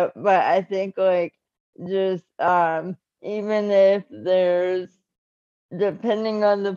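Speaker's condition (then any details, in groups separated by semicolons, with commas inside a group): Cerebral palsy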